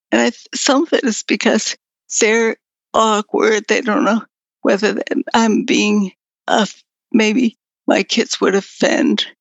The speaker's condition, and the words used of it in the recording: Multiple sclerosis. With as my MS progressed, I had really difficult talking as well as I wanted to.